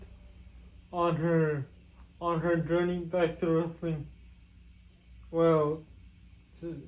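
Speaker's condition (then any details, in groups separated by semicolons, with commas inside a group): Cerebral palsy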